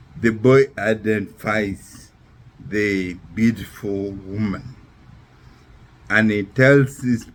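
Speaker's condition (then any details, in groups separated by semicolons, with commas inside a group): Neurological disease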